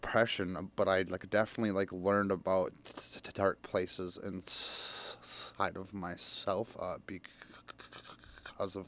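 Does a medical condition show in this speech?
Yes: stutter; stutter since young childhood, speech help stopped around age 11 or 12, therapy, 12-step programs, now sober; still stutters, public speaking still hard, sounded fluent on air, feels safe in studio; stutters on f of furniture mover, no stutter when drunk, cares less when feeling safe; here repeated sounds, prolonged sounds.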